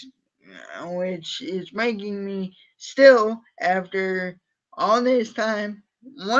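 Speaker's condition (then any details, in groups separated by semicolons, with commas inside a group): Cerebral palsy; from birth, uses wheelchair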